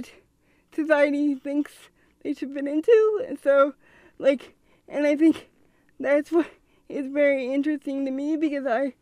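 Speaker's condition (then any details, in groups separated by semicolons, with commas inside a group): Cerebral palsy; from birth, uses wheelchair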